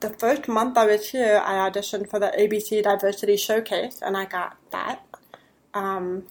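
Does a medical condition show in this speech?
Yes: deafness; deafness diagnosed at age 3, residual low-frequency hearing, hears men's voices better than women's; hearing aids that help, lip reads, sign language; raised oral, 11 years of speech therapy, practiced mouth and tongue movement.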